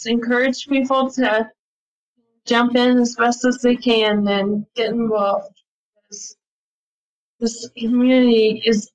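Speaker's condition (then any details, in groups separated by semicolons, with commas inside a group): ALS; attends ALS clinic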